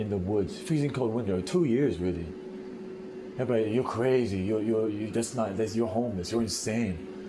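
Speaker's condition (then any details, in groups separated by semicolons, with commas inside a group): No condition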